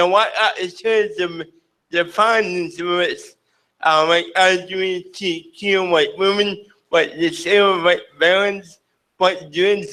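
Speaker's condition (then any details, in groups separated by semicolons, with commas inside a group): Cerebral palsy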